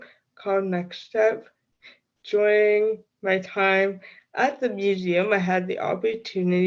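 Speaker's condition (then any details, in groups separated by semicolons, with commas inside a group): Cerebral palsy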